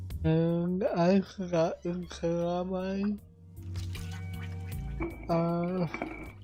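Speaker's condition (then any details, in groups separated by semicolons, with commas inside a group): Cerebral palsy; affects voice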